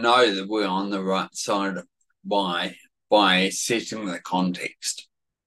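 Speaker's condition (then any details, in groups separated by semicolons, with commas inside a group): Cerebellar atrophy; said to be genetic, significant environmental component, affects speech and balance, worse when tired or stressed; worse today than usual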